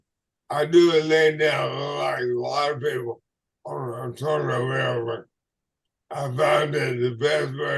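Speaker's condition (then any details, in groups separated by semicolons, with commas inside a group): ALS/MND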